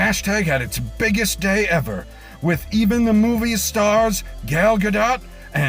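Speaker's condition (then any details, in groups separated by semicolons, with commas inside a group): No condition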